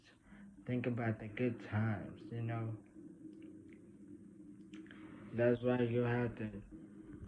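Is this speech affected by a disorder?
Yes: traumatic brain injury.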